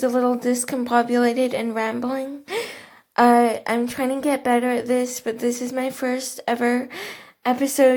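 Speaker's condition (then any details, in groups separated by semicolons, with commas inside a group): Cerebral palsy; eats, chews and swallows normally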